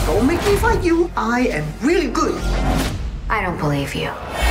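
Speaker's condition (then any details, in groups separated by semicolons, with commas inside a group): No condition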